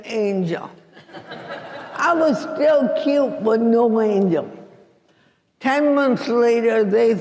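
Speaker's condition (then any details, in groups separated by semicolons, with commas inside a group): Cerebral palsy; affects walking and speech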